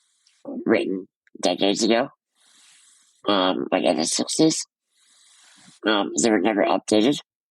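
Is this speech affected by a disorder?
Yes: muscular dystrophy.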